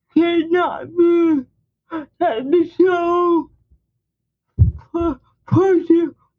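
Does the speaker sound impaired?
Yes: speech impairment; speech impairment audible to listeners.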